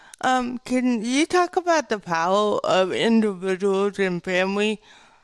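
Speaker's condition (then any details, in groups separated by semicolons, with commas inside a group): Cerebral palsy; with developmental disabilities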